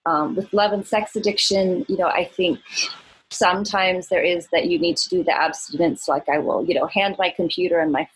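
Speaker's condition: No condition

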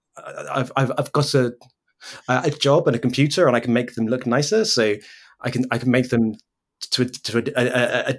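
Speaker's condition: Stutter; speech impediment; makes recording podcasts difficult, still runs own podcast; repeated sounds, repeated words, prolonged sounds

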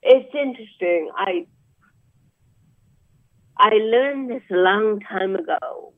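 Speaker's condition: Cerebral palsy; about 63 years old

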